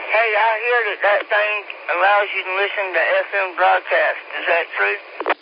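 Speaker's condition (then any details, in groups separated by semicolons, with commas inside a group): Speech impediment; several disabilities, long hard battle; still talks on ham radio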